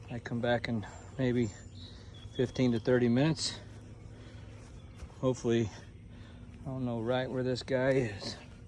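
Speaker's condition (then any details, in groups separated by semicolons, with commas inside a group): No condition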